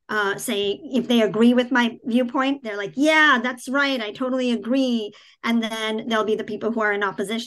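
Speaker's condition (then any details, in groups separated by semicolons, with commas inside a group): Cleft palate, cleft palate without cleft lip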